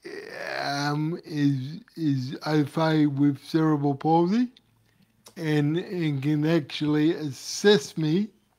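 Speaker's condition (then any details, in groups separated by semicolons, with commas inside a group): Cerebral palsy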